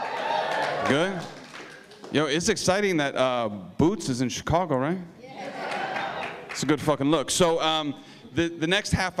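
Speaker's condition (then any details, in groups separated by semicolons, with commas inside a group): No condition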